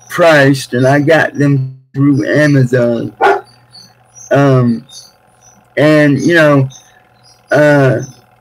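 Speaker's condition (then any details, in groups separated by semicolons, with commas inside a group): Cerebral palsy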